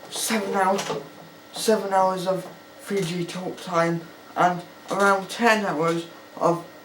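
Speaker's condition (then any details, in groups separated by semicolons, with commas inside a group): Cerebral palsy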